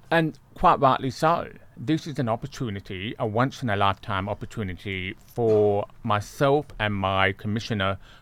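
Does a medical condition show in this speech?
Yes: deafness; congenital deafness, born deaf.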